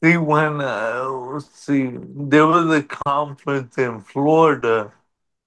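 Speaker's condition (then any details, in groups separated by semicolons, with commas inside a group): Cerebral palsy; wheelchair over the years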